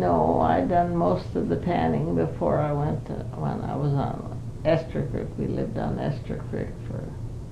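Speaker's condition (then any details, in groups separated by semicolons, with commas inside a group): Parkinson's disease; Parkinson's for 5 years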